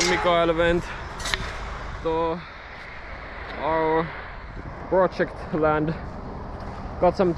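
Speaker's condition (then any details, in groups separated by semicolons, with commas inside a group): No condition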